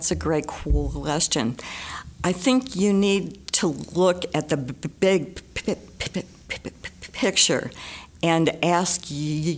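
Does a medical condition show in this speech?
Yes: stutter; stutter persisting despite much of life trying to stop, described as incurable; severe stutter, stutters a lot; struggles to speak; here prolonged sounds, blocks.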